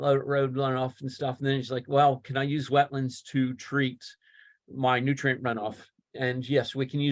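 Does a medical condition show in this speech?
No.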